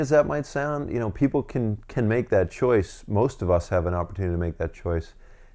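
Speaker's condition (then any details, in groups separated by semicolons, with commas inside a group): No condition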